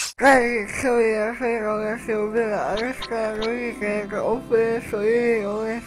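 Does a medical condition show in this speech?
Yes: cerebral palsy.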